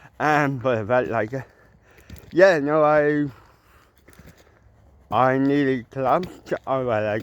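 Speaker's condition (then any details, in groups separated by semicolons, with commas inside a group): Cerebral palsy; mild, ataxic type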